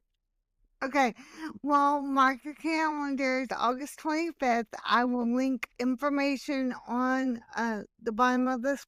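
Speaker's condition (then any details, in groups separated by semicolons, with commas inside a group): Cerebral palsy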